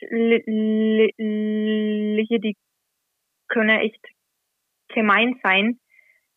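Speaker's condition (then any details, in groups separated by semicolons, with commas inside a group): Stuttering; covert stuttering hidden over ten years, avoided words anticipated to be stuttered; no longer hidden, reads Gospel in church, practices reading at home beforehand; reading aloud in church not stutter-free; repeated sounds, prolonged sounds, blocks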